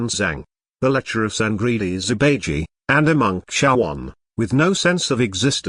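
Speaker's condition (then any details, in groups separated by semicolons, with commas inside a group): No condition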